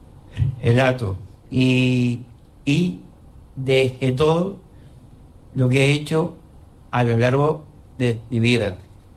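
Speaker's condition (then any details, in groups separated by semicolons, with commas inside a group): Down syndrome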